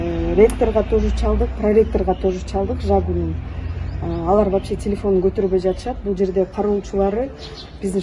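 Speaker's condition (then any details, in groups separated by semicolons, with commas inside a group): No condition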